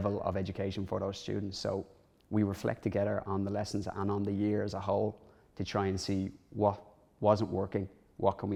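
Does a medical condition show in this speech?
No.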